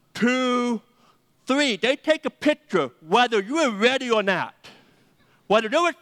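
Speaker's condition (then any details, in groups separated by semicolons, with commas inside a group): Deafness; hard time hearing phone callers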